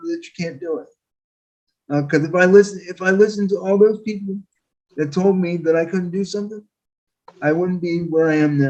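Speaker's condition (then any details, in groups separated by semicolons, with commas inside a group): Quadriplegic cerebral palsy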